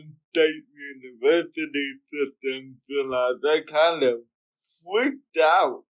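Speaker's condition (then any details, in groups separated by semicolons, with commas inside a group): Cerebral palsy; speech therapy in childhood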